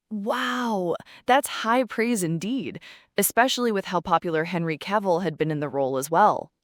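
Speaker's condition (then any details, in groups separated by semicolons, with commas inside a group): No condition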